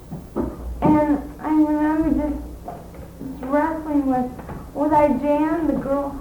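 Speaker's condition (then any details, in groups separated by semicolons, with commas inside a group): Cerebral palsy; speaks fluently with few pauses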